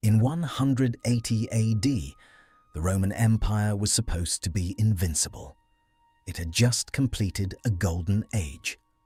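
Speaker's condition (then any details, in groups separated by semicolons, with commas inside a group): No condition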